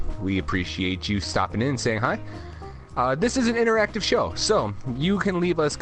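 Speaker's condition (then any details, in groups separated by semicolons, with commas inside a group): No condition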